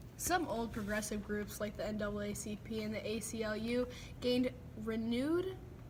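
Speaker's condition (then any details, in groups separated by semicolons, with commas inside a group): No condition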